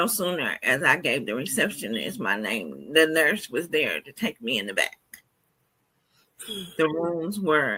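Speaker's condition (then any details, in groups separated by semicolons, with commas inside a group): Cerebral palsy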